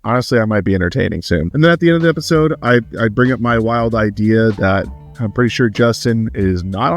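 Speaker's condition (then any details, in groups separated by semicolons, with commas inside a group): No condition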